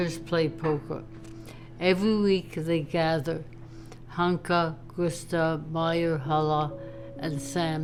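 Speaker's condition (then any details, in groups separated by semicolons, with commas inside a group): ALS; speech deterioration, swallowing and breathing difficulties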